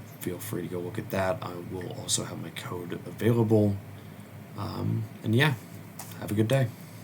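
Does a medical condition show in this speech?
No.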